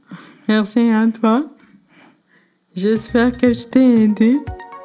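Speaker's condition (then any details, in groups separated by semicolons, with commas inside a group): Cerebral palsy; affects left side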